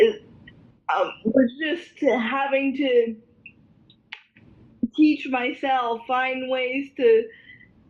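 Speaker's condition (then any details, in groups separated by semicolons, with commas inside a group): Cerebral palsy, spastic quadriplegia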